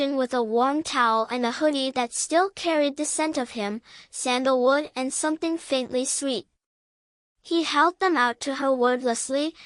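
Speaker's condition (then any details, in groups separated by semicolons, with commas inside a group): No condition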